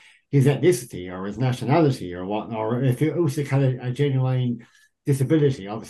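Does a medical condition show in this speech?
Yes: cleft lip and palate; undergoing orthodontic treatment for aesthetics, jaw surgery coming up shortly, rhinoplasty likely.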